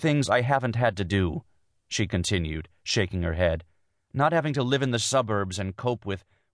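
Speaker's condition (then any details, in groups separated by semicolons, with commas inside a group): No condition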